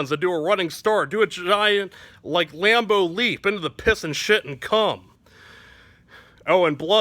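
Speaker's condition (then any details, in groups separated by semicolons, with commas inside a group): No condition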